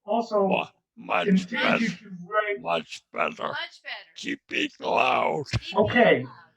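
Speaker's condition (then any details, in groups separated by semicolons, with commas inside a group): Traumatic brain injury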